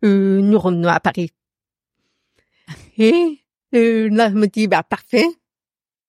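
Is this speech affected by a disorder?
Yes: profound congenital deafness; workplace accommodation enabling phone calls, written transcription of meetings.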